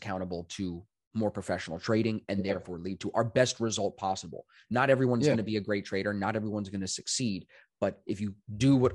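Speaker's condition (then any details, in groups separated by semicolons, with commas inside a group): No condition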